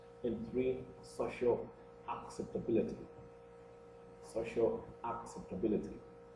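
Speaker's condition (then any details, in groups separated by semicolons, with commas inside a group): No condition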